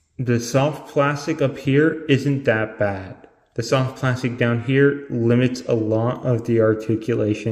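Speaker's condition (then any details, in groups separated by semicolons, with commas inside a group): No condition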